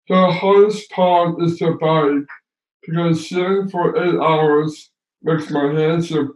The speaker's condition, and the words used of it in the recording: Down syndrome. And he's been practicing to speak to you.